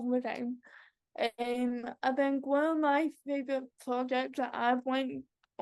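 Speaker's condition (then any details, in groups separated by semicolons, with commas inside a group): Cerebral palsy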